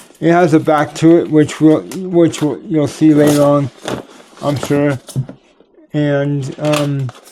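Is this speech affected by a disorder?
Yes: cerebral palsy; tends to mess up words.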